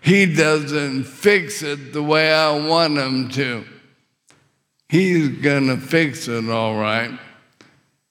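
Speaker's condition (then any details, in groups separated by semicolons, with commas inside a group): ALS; couldn't breathe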